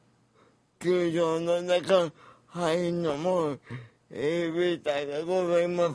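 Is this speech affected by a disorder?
Yes: cerebral palsy; congenital physical disability, wheelchair user, home nursing visits twice weekly.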